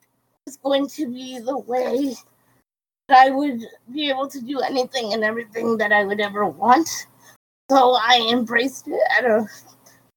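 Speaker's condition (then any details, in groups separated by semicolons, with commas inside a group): Cerebral palsy; quadriplegic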